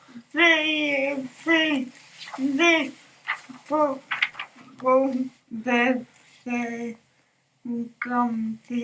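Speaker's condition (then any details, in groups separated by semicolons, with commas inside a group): Cerebral palsy; from birth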